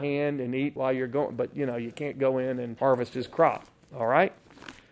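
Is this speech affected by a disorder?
No.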